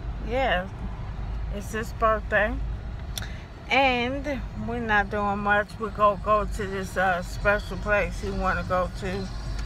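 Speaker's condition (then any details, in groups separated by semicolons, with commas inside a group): ALS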